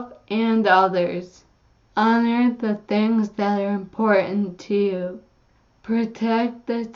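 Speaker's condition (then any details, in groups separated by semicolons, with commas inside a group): Cerebellar ataxia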